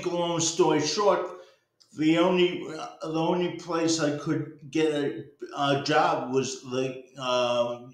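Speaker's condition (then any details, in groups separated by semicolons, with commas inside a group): Cerebral palsy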